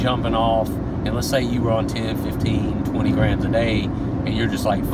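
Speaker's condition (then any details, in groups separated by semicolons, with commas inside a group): No condition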